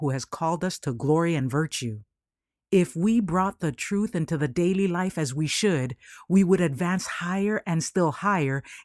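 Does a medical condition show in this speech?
No.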